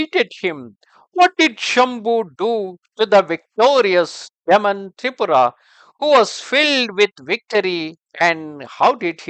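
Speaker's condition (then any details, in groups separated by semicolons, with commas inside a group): No condition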